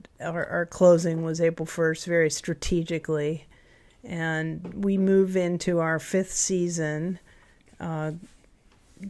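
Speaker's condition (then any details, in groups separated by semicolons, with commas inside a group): No condition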